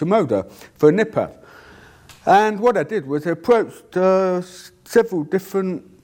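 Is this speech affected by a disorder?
Yes: deafness; cannot hear own voice.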